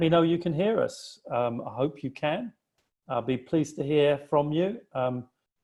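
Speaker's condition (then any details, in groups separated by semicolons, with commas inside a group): No condition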